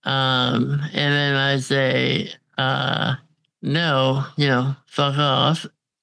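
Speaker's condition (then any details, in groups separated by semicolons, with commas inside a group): Congenital muscular dystrophy; goes out downtown independently with ventilator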